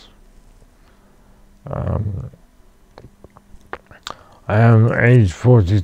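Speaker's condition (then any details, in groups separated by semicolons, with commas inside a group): Cerebral palsy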